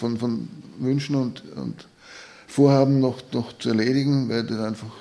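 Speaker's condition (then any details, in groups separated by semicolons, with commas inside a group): Parkinson's disease; Parkinson's disease diagnosed at age 48, describes self as disabled; about 16 years since diagnosis, age 64, long flights difficult, needs stopovers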